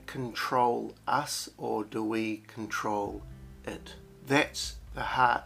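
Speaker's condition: No condition

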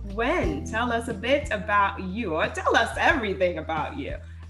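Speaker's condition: No condition

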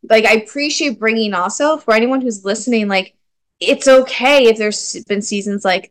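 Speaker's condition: No condition

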